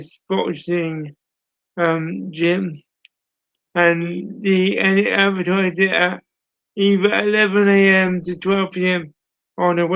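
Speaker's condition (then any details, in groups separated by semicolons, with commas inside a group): Cerebral palsy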